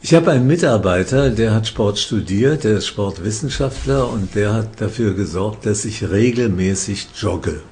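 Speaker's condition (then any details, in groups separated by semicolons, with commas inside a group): Parkinson's disease; exercise as ongoing therapy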